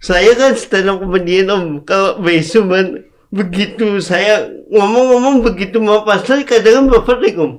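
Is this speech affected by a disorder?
Yes: cerebral palsy; congenital cerebral palsy; speaking is difficult.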